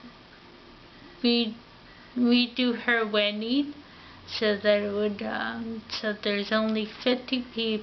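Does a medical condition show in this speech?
Yes: ataxia; affects mouth and tongue coordination; diction sometimes unclear, swallowing difficulty.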